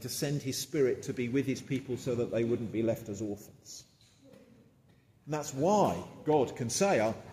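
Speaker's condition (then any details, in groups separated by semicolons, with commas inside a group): No condition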